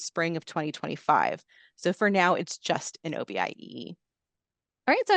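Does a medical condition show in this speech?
No.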